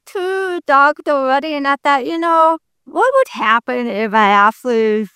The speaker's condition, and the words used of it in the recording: Deafness. Yeah, I had a helper, but I think you speak very well.